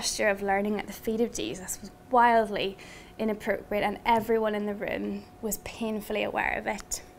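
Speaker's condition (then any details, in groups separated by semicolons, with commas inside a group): No condition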